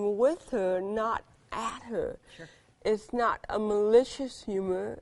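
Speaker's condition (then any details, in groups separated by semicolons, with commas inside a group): Cerebral palsy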